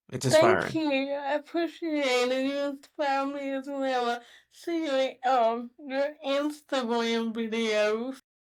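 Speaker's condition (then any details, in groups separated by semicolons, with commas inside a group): Cerebral palsy; could not always articulate well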